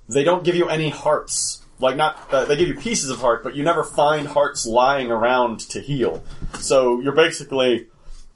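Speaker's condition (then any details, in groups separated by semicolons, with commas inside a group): No condition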